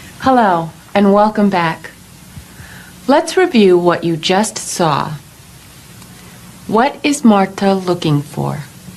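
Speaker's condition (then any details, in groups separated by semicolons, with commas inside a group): No condition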